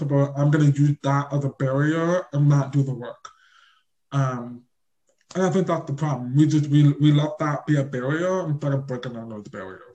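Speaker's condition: Deaf or hard of hearing; on deaf spectrum

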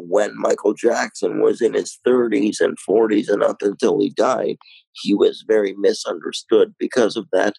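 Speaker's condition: Cerebral palsy, mild

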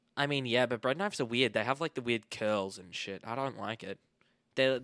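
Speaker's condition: No condition

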